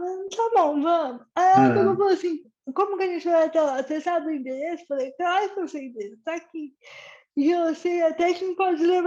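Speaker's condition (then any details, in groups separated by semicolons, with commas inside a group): Cerebral palsy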